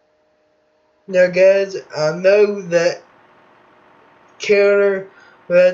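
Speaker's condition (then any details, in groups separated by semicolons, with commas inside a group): Cerebral palsy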